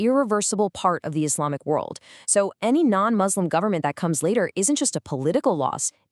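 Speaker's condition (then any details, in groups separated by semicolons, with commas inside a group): No condition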